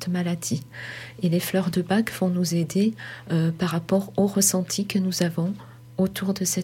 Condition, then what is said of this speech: None; typical speech.